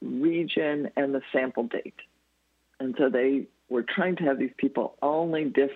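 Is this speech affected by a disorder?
No.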